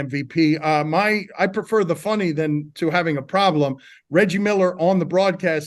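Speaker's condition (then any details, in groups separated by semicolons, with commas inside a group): No condition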